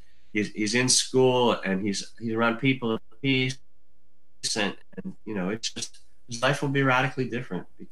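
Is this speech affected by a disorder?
Yes: cleft lip and palate; from birth.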